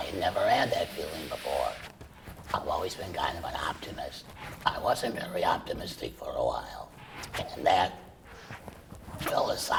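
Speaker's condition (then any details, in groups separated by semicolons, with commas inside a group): Laryngectomy for laryngeal cancer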